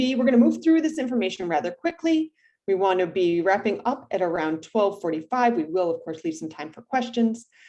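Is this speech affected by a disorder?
No.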